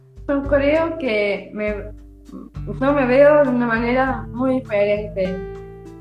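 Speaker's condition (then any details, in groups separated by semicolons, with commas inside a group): Down syndrome; from birth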